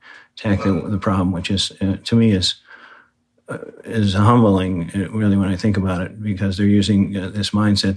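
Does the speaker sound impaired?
Yes: Parkinson's disease; right-side weakness at onset, diagnosed by neurologist, confirmed by second opinion, heavy weightlifting slows progression; about 6 years since diagnosis, low medication first 3 years, more as symptoms worsen.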